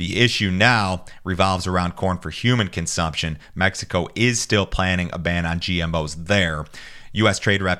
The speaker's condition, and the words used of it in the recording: None; typical speech.